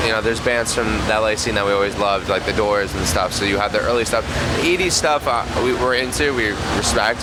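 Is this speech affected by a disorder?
No.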